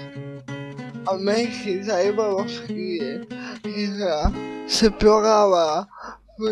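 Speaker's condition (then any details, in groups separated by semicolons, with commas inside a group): Cerebral palsy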